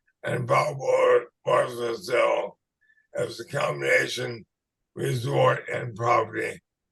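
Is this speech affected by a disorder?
Yes: ALS/MND.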